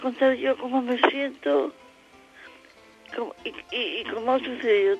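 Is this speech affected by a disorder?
Yes: cerebral palsy; infantile onset.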